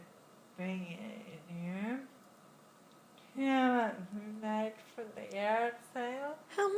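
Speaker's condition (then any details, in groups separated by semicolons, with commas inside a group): Friedreich's ataxia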